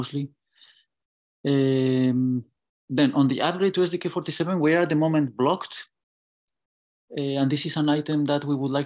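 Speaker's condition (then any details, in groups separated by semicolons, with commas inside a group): No condition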